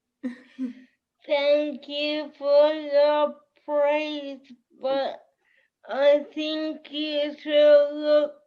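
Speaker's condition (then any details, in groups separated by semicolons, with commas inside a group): Cerebral palsy; powerchair user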